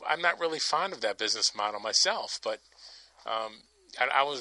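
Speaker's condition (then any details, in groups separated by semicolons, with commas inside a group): No condition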